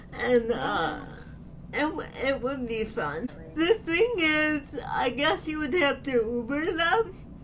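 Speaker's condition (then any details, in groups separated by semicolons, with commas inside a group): Cerebral palsy; fine motor difficulty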